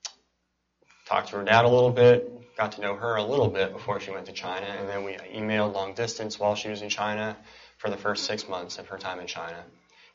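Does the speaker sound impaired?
Yes: cleft palate and cleft lip; present from birth in Kuwait.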